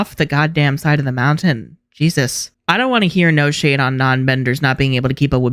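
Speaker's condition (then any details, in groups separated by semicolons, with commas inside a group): No condition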